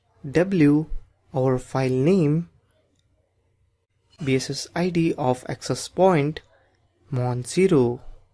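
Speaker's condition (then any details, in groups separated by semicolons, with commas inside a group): No condition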